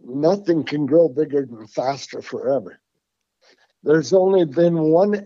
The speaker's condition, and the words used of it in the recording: Parkinson's disease. Obviously, I can rattle on for quite a while now.